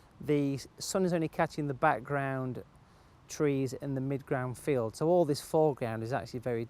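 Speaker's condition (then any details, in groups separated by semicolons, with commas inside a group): No condition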